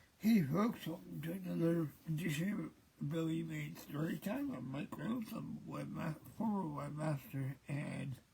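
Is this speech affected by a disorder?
Yes: cerebral palsy; present since birth.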